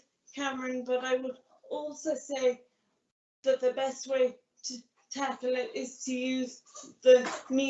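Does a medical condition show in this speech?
Yes: cerebral palsy; caused by grade one brain bleed.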